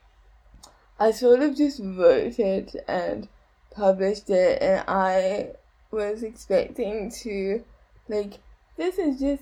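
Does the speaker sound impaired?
Yes: cerebral palsy; age 29.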